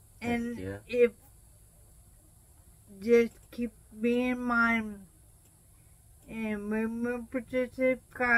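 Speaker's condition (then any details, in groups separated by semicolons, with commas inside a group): Traumatic brain injury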